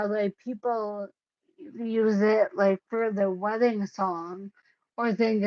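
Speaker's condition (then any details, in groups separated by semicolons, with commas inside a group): Cerebellar ataxia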